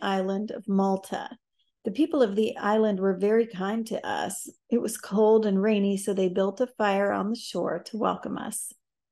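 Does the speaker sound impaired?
No.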